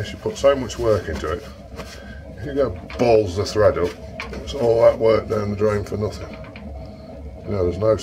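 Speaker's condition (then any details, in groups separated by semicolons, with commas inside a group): No condition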